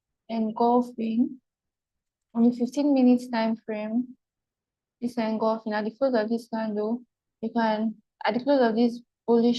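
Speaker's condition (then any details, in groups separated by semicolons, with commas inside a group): No condition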